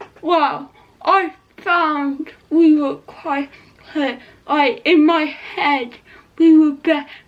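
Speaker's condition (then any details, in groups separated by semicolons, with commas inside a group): Cerebral palsy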